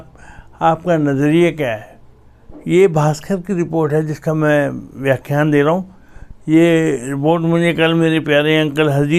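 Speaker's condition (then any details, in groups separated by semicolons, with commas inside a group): Cerebral palsy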